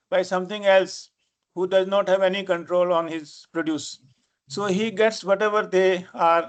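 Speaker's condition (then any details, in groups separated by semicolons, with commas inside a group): No condition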